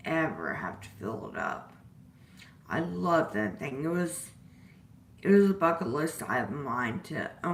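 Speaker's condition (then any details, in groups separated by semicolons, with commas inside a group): Disability causing slurred speech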